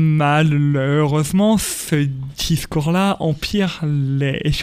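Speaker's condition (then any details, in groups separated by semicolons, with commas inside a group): Stuttering; stuttering since early childhood at school, speech therapy helped, told elimination almost impossible; stuttering persists, described by him as an accent; prolonged sounds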